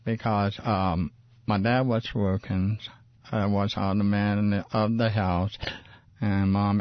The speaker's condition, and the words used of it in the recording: Parkinson's disease. Every Monday evening, after we get done with the singing man, Stephen McClary, we sat and talked, and my voice is more plainer.